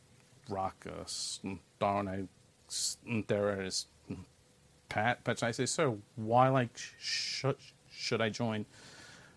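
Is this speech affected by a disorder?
Yes: stutter; childhood onset stutter and speech impediment, mentored by stuttering police Officer Officer John; a 20-minute conversation took an hour; here repeated sounds, prolonged sounds, blocks.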